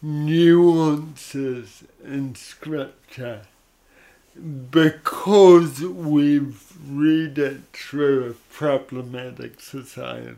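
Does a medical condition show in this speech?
Yes: cerebral palsy; odd sort of voice.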